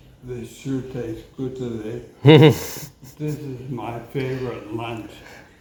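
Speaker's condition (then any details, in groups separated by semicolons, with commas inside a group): Motor neurone disease (ALS); PEG feeding tube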